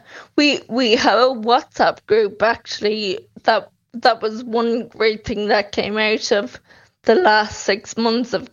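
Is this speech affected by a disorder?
Yes: Friedreich's ataxia; drug treatment refused, campaigning for access.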